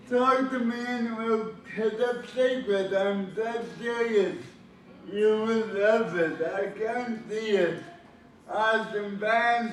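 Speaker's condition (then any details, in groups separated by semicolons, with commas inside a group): Cerebral palsy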